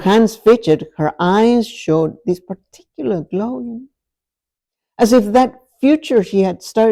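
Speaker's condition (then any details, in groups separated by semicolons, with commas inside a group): No condition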